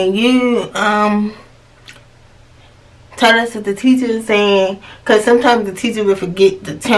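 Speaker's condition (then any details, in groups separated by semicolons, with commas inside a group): Cerebral palsy; hard of hearing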